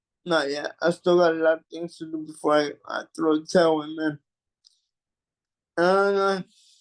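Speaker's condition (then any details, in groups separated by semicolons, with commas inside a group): Cerebral palsy; mild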